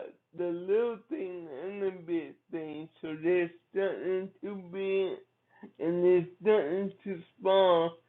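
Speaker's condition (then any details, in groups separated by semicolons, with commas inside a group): Cerebral palsy; from birth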